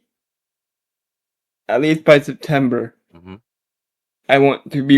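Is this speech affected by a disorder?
Yes: generalized dystonia.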